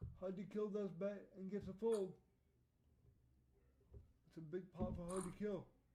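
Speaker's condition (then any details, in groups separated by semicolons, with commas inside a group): Cerebral palsy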